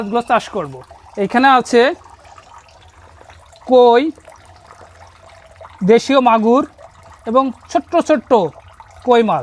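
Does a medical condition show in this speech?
No.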